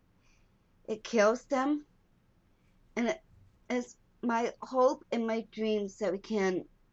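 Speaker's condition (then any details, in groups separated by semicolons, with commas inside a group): Down syndrome; walked later than other children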